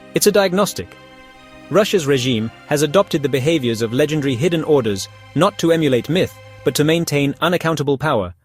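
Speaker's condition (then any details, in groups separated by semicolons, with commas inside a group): No condition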